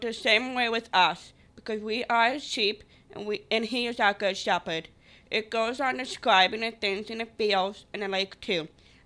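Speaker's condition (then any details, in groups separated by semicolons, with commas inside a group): Down syndrome; reads prepared pro-life speech aloud on podcast; accent from condition, fears not being understood, tries again speaking clearer and louder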